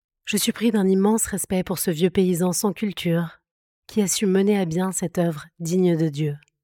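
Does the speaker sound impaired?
No.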